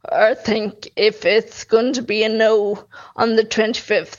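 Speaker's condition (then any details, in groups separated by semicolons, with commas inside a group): Friedreich's ataxia; drug treatment refused, campaigning for access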